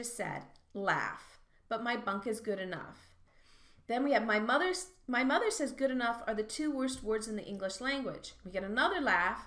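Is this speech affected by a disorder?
No.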